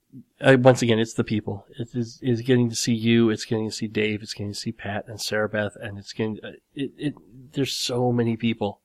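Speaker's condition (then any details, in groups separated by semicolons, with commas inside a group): Cleft lip and palate; large dent in skull at graft site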